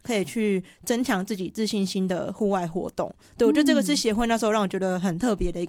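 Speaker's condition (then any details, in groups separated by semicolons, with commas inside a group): Hearing impairment; uses hearing aids, feels unsafe and unable to hear with aids removed; clear articulation per host, self-reports sometimes slightly unclear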